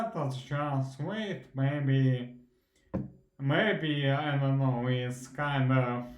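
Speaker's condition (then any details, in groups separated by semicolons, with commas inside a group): Primary progressive multiple sclerosis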